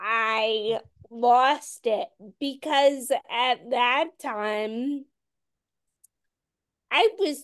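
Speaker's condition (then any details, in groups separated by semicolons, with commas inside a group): Friedreich's ataxia; diagnosed at 17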